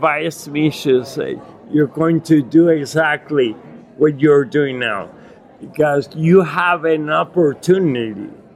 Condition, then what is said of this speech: Ataxia. I have very hard, it's very difficult to speak and articulate.